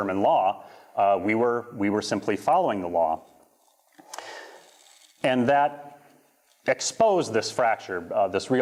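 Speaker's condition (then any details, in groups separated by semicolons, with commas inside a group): No condition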